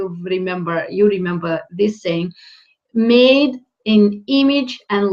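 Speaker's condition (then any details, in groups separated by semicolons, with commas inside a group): No condition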